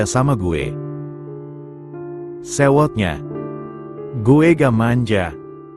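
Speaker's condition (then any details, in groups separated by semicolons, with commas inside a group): No condition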